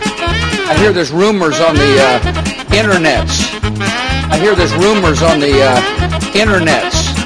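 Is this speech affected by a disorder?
No.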